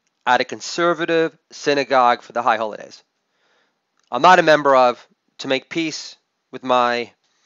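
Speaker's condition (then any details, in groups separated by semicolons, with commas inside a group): No condition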